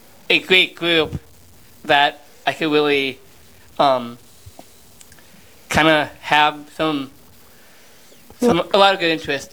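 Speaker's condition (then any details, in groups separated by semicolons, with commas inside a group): Down syndrome; 32 years old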